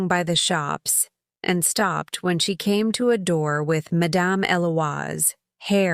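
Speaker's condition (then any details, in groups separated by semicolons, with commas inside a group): No condition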